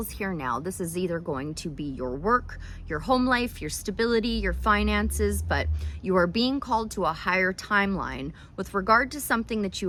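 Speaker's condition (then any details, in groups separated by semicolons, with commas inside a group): No condition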